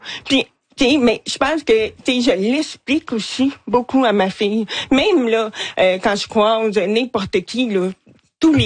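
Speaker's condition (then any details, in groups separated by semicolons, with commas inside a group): Hearing loss, cochlear implant; hears nothing without implant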